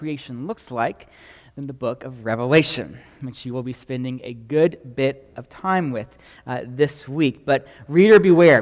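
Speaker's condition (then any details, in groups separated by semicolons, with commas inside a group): No condition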